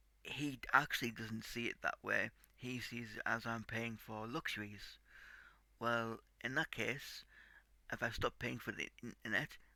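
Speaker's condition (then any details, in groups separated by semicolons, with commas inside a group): Cerebral palsy; tight muscles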